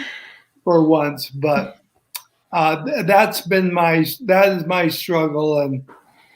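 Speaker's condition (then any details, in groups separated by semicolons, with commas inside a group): ALS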